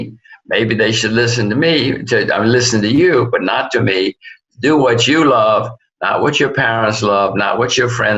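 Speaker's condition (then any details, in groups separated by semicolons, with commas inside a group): No condition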